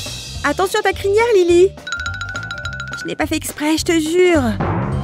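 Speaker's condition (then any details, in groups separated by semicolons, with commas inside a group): No condition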